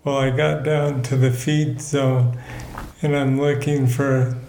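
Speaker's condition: Parkinson's disease; reduced control of body functions

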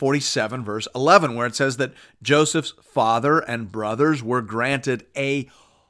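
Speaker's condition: No condition

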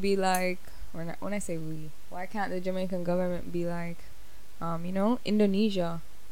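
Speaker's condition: No condition

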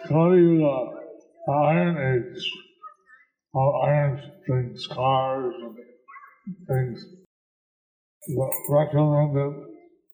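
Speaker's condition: Stroke with facial paralysis; half of face paralyzed; hard to understand for unfamiliar listeners, Deva Madhava repeats speech aloud

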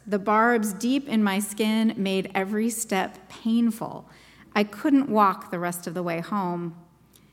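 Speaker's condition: No condition

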